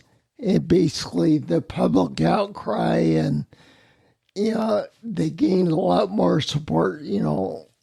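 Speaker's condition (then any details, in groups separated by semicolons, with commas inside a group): Spinocerebellar ataxia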